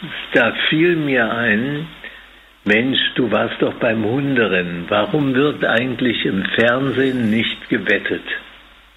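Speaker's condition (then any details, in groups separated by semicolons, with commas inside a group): Parkinson's disease; dismissed as stage fright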